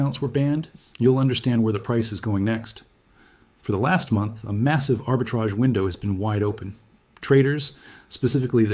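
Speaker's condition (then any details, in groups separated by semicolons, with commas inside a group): No condition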